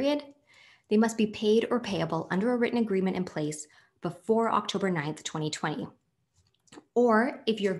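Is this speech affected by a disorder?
No.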